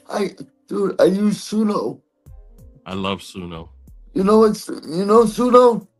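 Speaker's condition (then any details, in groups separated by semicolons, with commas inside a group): Cerebral palsy; present from birth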